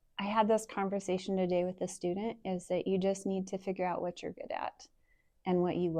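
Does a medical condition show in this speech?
No.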